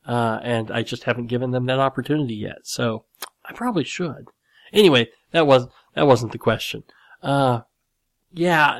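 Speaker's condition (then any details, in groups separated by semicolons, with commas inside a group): Cleft lip and palate; nose still slightly crooked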